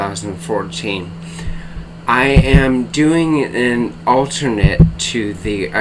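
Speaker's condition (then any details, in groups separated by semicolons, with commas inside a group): ALS; bulbar onset, face, tongue, mouth muscles; slurring began about a year ago, breathing monitored; slurred slow speech, weak tongue, tires talking, swallowing difficulty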